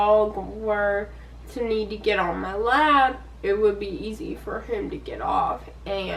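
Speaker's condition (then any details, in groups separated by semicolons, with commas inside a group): Cerebral palsy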